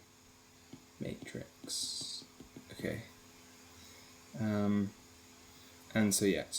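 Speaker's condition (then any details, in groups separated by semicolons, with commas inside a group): No condition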